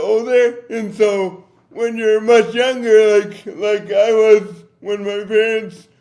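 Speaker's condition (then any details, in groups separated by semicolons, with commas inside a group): Cerebral palsy; difficult to talk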